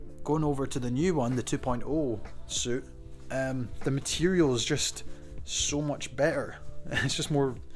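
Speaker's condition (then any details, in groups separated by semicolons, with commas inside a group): No condition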